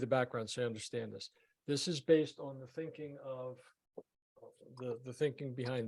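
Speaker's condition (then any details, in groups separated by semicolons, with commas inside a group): No condition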